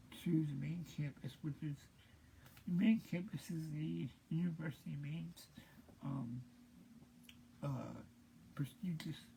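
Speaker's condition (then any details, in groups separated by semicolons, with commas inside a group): Cerebral palsy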